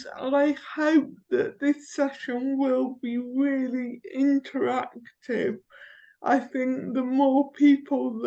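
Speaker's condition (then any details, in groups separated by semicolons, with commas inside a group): Cerebral palsy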